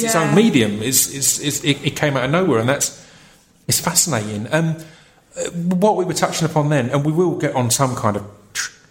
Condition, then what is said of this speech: Stuttering. Not that I'm intentionally painting myself as this poor stuttering boy on cue, as this poor stuttering boy.